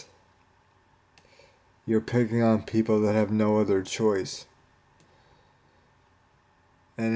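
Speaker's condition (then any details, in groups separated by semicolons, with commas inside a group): Cerebral palsy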